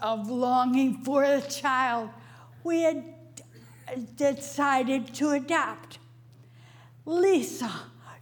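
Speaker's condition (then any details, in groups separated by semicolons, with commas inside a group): Stroke; right arm and hand paralyzed, memory and speech critically affected; about 14 years since onset, speech slowly regained after over 6 years; over 6 years unable to speak, read or write, struggled to recite with effortful breath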